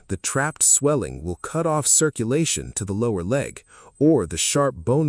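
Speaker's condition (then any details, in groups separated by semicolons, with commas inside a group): No condition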